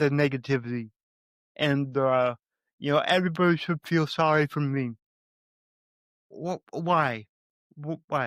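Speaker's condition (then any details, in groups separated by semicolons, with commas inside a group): Cerebral palsy; from birth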